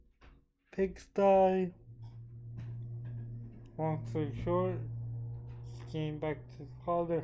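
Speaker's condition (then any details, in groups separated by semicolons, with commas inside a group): Cerebral palsy; with developmental delay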